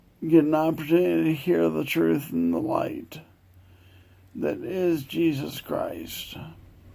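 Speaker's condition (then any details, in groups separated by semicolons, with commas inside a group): Multiple sclerosis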